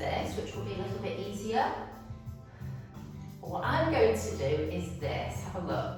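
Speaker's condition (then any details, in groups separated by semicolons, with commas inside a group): No condition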